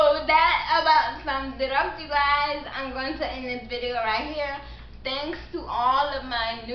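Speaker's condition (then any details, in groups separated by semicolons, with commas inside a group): Cerebral palsy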